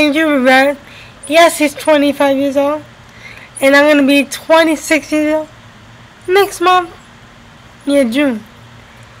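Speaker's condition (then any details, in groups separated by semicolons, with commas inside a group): Cerebral palsy; uses a wheelchair, had surgery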